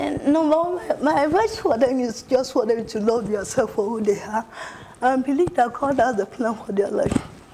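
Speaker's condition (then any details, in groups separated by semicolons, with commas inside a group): Cerebral palsy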